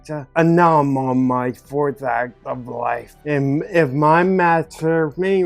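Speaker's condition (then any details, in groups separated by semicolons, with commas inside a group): Ataxia; caused by stroke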